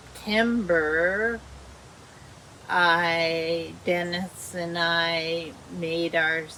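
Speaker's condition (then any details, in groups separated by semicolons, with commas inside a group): Dysarthria; caused by multiple sclerosis; end-stage MS, MS since age 14; speech worsening, still communicates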